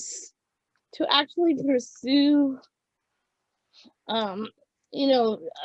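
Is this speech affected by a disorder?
Yes: cerebral palsy; birth oxygen deprivation.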